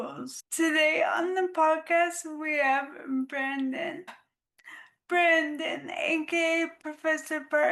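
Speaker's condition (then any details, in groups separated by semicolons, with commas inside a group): Dystonia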